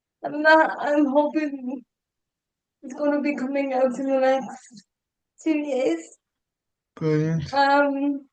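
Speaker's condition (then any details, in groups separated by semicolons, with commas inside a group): Cerebral palsy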